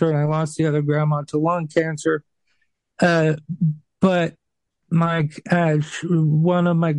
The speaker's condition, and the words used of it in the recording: Stuttering. I was born with a severe stutter, and you can tell that I'm speaking slowly and I say a lot.